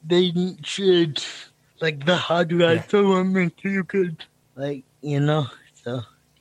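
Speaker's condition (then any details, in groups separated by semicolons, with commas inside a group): Cerebral palsy; noticeable speech impediment, speaking time predictable on stage, feels picking up host's stammer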